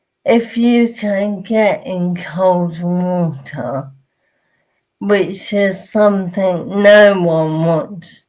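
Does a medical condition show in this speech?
Yes: motor neurone disease.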